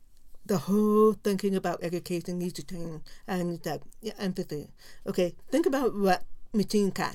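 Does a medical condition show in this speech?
Yes: profound deafness; profound deafness left ear, total deafness right ear, diagnosed age 3, hearing aid, no cochlear implant; learned to speak and lip-read in early oral pre-preschool program, encouraged to speak, mainstreamed.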